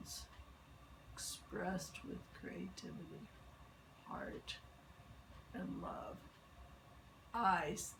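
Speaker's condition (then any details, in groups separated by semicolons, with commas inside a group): Multiple sclerosis; legs and arms affected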